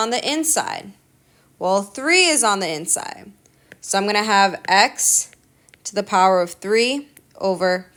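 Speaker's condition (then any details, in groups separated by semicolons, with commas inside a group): No condition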